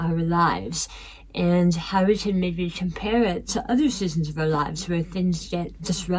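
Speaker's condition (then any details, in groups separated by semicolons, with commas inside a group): Tongue cancer; half of tongue lost; speech impediment, drinks shakes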